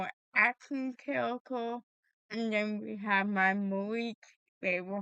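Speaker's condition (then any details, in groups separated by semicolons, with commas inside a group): Cerebral palsy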